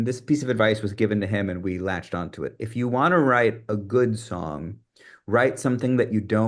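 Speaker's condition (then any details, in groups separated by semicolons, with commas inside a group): No condition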